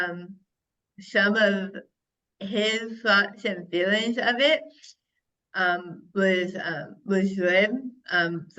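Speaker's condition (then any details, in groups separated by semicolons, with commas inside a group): Head and neck cancer; right tongue carcinoma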